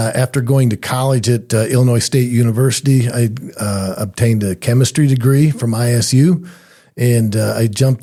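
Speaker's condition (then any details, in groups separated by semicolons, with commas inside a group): No condition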